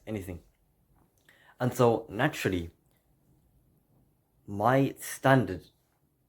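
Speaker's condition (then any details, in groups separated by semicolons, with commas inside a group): No condition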